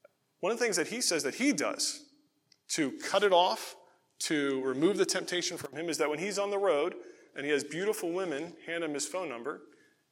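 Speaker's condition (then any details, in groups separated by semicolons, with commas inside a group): No condition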